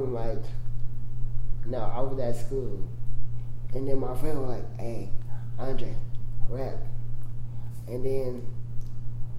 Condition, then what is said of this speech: Cerebral palsy. So he could say a few words, but then... Get staggered.